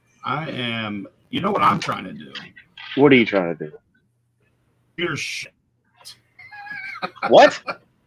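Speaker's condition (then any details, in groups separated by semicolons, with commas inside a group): No condition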